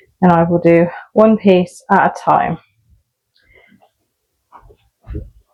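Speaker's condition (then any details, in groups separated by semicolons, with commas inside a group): No condition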